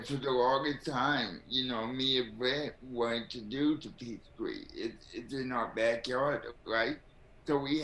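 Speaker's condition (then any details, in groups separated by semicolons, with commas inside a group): Cerebral palsy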